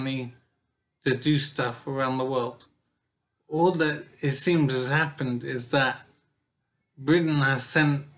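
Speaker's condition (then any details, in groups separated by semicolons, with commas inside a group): Brain injury; severe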